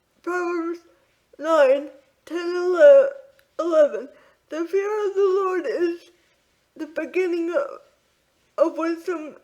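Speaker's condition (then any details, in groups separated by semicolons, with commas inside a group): Quadriplegic cerebral palsy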